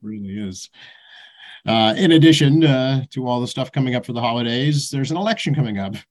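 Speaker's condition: No condition

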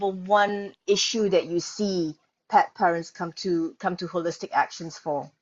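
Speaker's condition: No condition

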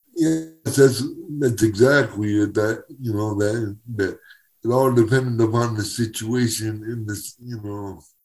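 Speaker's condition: Cerebral palsy; uses wheelchair for mobility

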